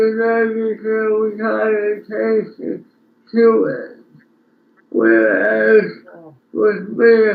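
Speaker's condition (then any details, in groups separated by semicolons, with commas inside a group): Speech impairment after birth surgery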